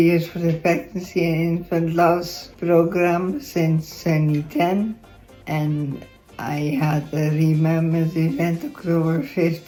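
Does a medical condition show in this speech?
Yes: multiple system atrophy.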